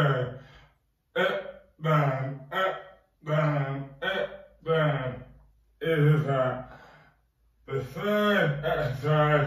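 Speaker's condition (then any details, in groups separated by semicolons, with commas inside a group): Dystonia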